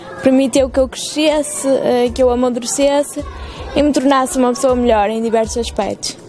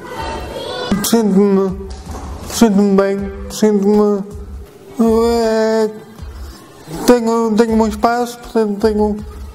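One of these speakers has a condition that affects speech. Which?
The second: cerebral palsy.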